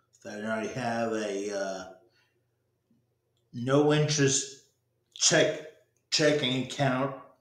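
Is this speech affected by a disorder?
Yes: cerebral palsy.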